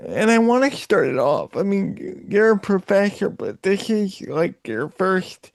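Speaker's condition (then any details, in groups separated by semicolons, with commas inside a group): Cerebral palsy; voice sometimes sounds childlike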